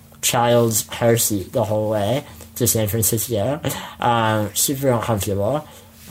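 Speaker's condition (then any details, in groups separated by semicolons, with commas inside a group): Spinal muscular atrophy; hands talking over to cousin mid-interview to give jaw a break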